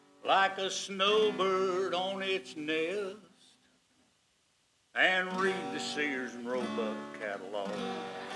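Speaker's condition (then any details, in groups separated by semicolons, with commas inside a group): No condition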